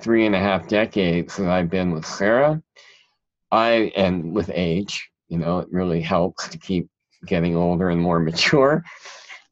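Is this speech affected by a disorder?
Yes: cleft palate; present since childhood.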